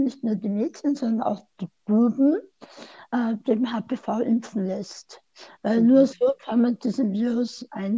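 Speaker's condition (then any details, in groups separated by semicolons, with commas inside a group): Tongue cancer surgery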